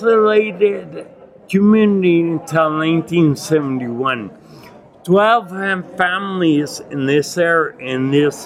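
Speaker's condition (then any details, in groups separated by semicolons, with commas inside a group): Acquired ataxia with dysarthria, acquired; Lance-Adams syndrome; 12-day induced coma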